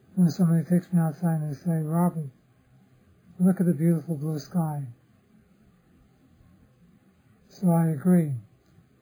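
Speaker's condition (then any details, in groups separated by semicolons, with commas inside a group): Parkinson's disease; others offer remedies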